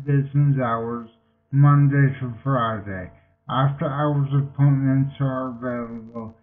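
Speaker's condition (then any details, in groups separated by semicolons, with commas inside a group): Multiple sclerosis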